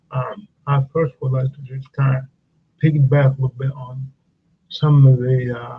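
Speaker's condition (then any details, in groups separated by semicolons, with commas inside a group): Cerebral palsy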